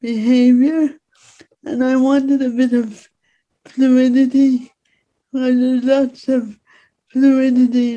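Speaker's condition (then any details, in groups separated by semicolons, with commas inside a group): Speech impediment; disabled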